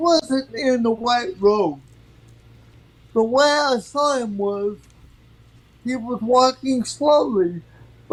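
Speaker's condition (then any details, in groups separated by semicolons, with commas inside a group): Cerebral palsy; from birth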